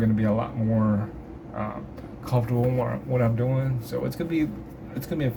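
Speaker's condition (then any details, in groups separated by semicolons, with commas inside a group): Cerebral palsy; from birth, affects motor skills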